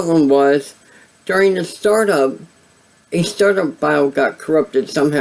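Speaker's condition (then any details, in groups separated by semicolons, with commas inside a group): Cerebral palsy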